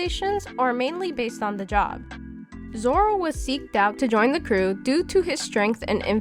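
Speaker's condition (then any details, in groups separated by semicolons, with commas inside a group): No condition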